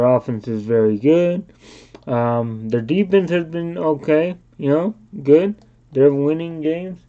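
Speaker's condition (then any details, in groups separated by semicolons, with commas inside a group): Cerebral palsy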